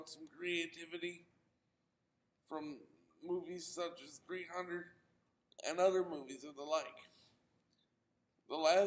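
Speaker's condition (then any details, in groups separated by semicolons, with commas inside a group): Cerebral palsy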